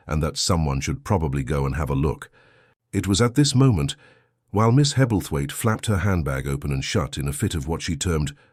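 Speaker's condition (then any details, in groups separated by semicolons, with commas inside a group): No condition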